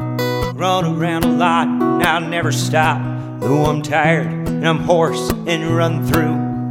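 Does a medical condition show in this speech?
No.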